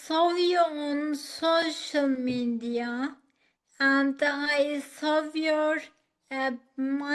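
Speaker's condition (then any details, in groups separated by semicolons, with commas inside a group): Acquired ataxia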